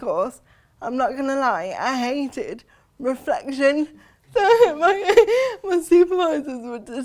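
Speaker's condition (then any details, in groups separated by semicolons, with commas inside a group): Cerebral palsy; since birth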